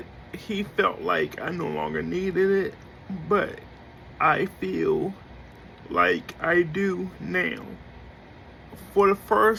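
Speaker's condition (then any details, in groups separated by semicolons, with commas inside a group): Cerebral palsy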